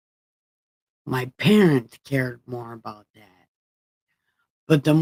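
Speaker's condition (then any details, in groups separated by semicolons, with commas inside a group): Brain injury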